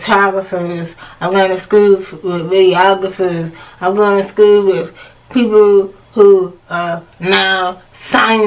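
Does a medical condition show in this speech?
Yes: cerebral palsy; hard of hearing.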